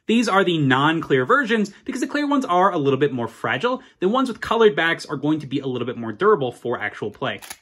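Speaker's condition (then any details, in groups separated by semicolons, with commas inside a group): No condition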